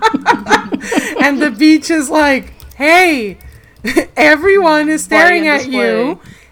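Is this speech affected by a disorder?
No.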